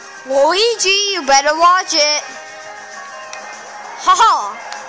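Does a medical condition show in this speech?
No.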